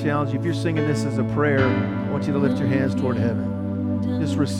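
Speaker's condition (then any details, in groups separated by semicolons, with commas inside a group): No condition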